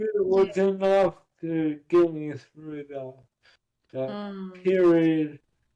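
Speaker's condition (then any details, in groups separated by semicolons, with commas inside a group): Cerebral palsy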